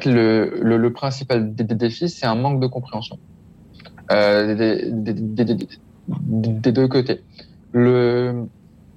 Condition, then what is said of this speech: Stuttering. Ça, ça, veut, dire que, que je suis bègue, mais je peux rien y faire.